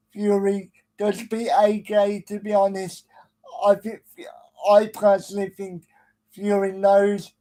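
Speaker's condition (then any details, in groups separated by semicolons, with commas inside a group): Cerebral palsy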